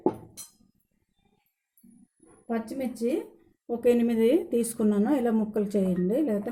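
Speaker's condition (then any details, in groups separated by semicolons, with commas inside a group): No condition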